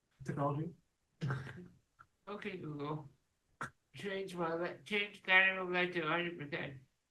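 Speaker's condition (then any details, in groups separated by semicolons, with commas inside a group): Duchenne muscular dystrophy; hereditary, spinal fusion with rod, tilt-recline wheelchair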